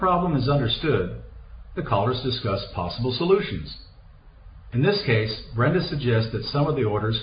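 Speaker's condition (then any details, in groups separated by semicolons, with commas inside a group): No condition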